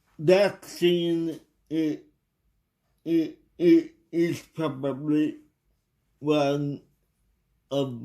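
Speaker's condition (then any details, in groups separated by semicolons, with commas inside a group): Cerebral palsy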